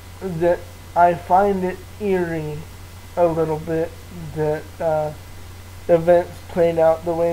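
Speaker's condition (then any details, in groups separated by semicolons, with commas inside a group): Cerebral palsy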